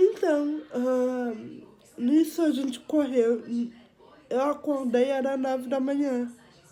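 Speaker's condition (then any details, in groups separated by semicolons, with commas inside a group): Cerebral palsy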